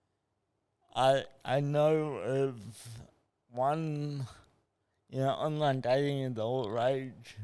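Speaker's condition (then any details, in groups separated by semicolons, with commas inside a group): Cerebral palsy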